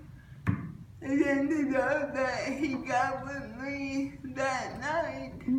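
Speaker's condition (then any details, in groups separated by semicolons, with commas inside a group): Cerebral palsy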